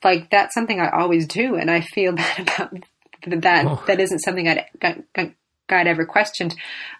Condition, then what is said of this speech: Stuttering. There are some days and situations where I seem to stammer on every single syllable.